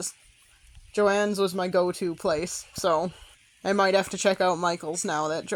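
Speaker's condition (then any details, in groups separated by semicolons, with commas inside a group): No condition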